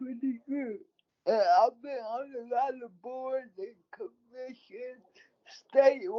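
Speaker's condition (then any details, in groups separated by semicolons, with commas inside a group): Cerebral palsy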